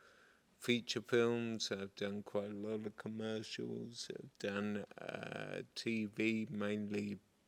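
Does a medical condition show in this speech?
Yes: multiple sclerosis; progressive form; developing over recent years.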